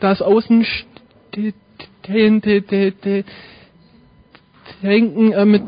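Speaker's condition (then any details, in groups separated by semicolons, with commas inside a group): Stuttering; severe stuttering, difficult since school years, persisting into working life; in vivo exercise this morning, training everyday situations; stuttered when asking a question in a shop this morning; repeated sounds, blocks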